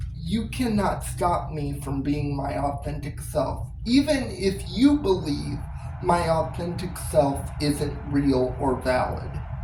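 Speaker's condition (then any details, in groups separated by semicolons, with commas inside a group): Cerebral palsy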